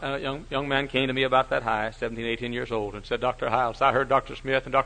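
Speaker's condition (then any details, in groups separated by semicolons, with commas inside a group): No condition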